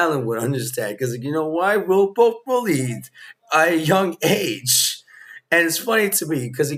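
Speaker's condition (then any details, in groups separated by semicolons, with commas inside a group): No condition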